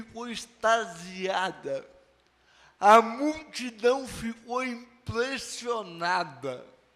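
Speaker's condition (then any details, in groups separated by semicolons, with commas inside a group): Cerebral palsy; no speech as child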